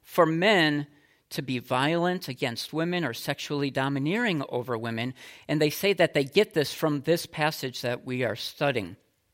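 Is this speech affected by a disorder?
No.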